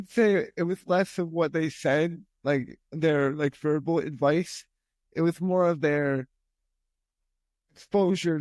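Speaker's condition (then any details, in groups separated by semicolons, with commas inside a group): Spastic quadriplegic cerebral palsy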